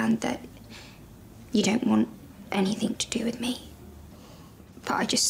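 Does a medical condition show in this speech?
No.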